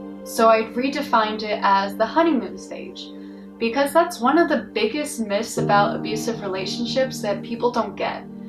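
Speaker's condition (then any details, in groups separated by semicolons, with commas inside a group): No condition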